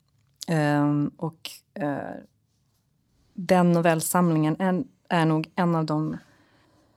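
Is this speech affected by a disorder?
No.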